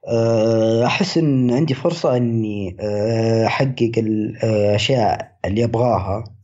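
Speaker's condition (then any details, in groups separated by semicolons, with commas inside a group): Stuttering; onset age 10, previously largely controlled, gave presentations, spoke at Toastmasters, perfectionism possibly a contributing cause; worst period of stuttering so far, lacks willpower to work on it; difficulty communicating with people; repeated sounds, prolonged sounds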